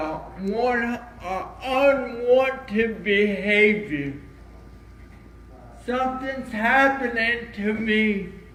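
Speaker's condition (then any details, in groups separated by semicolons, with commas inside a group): Cerebral palsy; since birth, brain damage at birth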